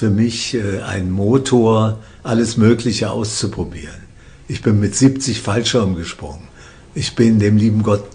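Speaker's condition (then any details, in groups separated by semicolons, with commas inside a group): Parkinson's disease; diagnosed by a psychiatrist, treated by professor Jens Volkmann in Würzburg, on medication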